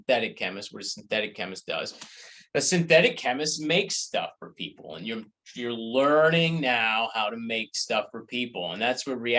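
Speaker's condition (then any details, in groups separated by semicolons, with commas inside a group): No condition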